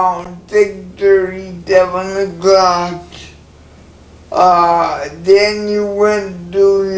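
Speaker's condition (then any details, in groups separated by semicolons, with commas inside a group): Cerebral palsy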